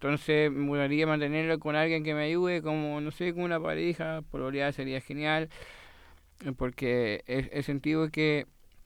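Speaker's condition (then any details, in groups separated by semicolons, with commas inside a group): Down syndrome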